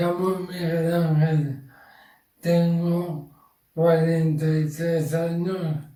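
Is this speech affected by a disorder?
Yes: ela (amyotrophic lateral sclerosis); gradually diminishing physical capacity.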